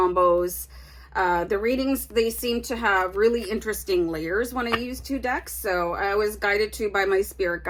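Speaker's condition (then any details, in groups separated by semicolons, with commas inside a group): No condition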